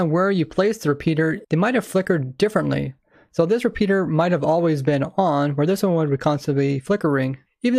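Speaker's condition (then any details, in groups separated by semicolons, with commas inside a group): No condition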